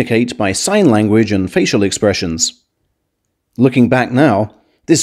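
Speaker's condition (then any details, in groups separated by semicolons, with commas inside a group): No condition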